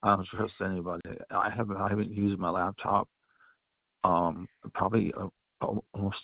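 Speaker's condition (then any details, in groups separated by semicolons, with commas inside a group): Stuttering; uses CaptionCall captioned telephone at home; speech impediment, declines phone service because of stutter; repeated sounds, repeated words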